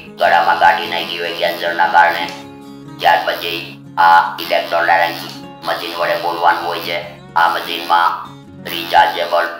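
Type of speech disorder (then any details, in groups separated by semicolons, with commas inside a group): Electrolarynx speech; laryngeal cancer, laryngectomy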